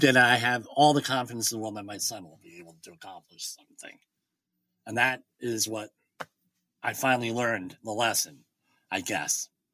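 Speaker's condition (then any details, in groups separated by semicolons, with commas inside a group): Bilateral cleft lip and palate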